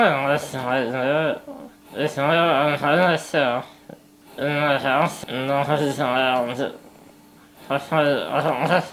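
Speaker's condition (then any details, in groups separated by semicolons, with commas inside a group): Spinal muscular atrophy type 1; type 1, unable to move body muscles; speech needs translating by companion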